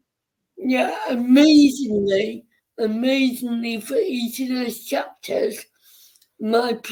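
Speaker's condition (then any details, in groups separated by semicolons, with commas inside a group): Cerebral palsy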